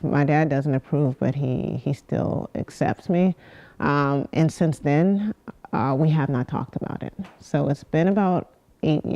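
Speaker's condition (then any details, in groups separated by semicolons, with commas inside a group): No condition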